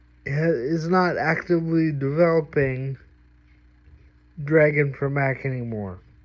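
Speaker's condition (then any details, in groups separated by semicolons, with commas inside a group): Cerebral palsy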